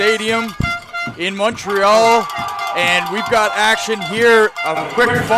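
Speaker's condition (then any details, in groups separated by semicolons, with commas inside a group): No condition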